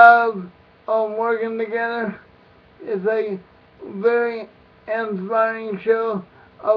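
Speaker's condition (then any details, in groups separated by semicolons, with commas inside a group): Cerebral palsy; caused by birth injury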